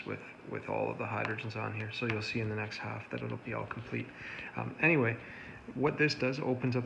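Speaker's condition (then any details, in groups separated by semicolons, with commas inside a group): No condition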